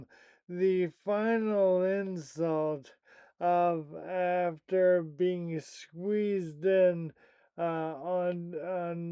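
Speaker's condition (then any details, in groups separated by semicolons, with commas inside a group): Primary lateral sclerosis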